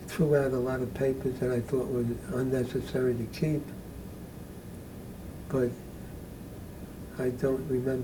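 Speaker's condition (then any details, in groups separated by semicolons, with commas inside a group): Parkinson's disease; very poor memory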